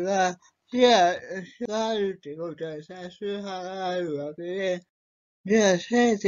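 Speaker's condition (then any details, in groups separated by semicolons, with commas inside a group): Cerebral palsy; severe, uses a wheelchair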